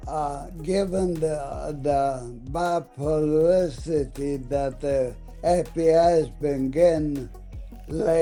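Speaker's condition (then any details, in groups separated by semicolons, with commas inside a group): ALS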